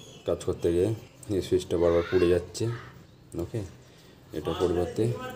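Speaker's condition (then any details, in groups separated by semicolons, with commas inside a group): No condition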